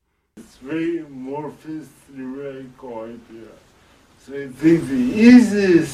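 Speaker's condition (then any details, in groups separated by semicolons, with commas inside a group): Cerebral palsy; congenital, childhood physical therapy three times a week at segregated school in Toronto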